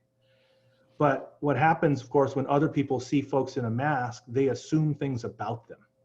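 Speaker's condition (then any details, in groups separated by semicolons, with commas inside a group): No condition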